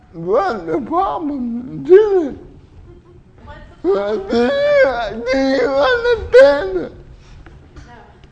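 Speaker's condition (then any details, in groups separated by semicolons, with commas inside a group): Cerebral palsy; uses wheelchair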